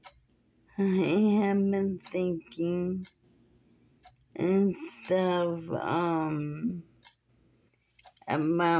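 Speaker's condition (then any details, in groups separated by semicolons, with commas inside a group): Muscular dystrophy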